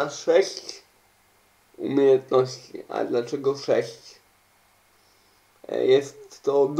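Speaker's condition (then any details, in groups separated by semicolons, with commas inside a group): Cerebral palsy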